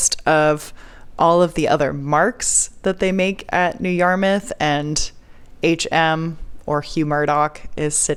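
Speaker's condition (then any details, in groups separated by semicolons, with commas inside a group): No condition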